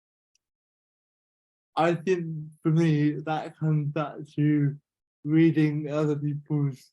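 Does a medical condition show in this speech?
Yes: cerebral palsy.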